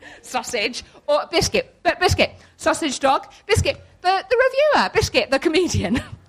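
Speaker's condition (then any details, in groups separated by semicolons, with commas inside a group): Tourette's syndrome; neurological condition, involuntary movements and noises (tics), support worker helps during severe episodes; tics intensify several times a day, seizure-like episodes with loss of body control; sausage, hedgehog, obscene phrases, episodes of total speech control loss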